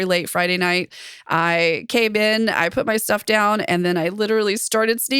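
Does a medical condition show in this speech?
No.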